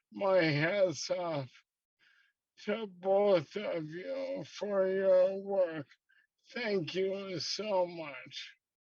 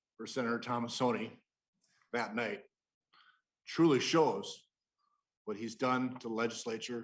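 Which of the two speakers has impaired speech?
The first: ALS; slow progressing form; diagnosed about two years ago; affected, listeners may need repeats.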